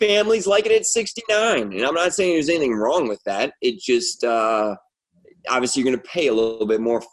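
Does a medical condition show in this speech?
No.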